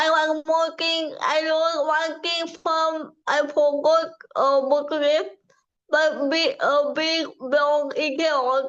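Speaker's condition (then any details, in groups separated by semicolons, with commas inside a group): Cerebral palsy; from birth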